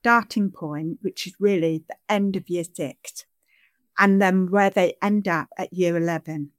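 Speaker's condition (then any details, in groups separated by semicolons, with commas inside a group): Deafness; sign-supported English, signing and speaking at the same time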